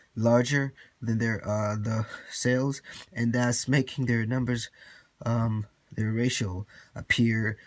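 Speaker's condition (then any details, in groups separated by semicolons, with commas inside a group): No condition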